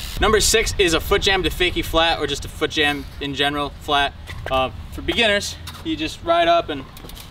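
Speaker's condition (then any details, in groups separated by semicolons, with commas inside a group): No condition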